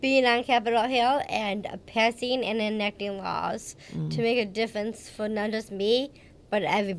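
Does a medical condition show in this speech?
Yes: Down syndrome; age 31.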